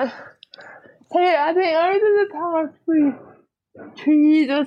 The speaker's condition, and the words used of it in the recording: Cerebral palsy. And obviously my speech is a bit odd.